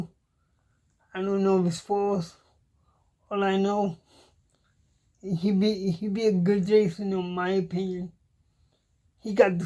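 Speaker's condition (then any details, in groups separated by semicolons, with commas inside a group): Cerebral palsy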